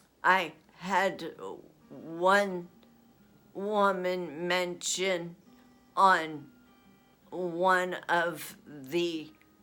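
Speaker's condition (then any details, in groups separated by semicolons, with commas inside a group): Essential tremor; voice, progressive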